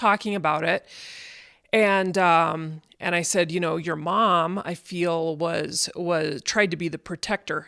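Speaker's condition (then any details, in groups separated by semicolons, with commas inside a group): No condition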